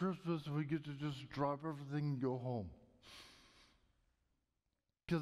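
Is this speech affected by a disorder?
Yes: cerebral palsy; may be hard to understand.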